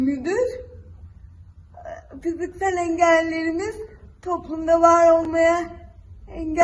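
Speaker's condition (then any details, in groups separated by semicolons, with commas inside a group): Cerebral palsy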